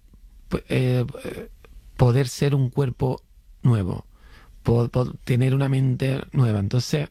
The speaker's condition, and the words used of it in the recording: Stuttering. Esa tartamudez que cuando hemos comenzado al principio me decías, bueno, tengo un poco de tartamudez